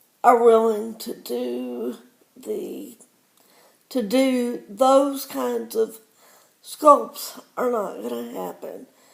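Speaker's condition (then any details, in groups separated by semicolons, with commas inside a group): Cerebral palsy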